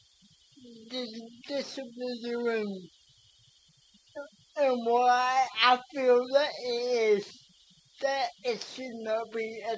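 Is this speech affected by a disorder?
Yes: cerebral palsy; speech affected.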